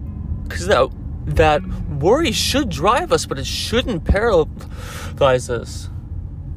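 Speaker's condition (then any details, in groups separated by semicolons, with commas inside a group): Stuttering; attributed by speaker to psychological reasons; gets stuck when speaking, fear of misspeaking or of not speaking at right time; repeated words, blocks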